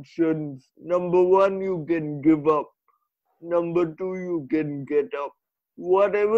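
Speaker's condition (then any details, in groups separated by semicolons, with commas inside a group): Cerebral palsy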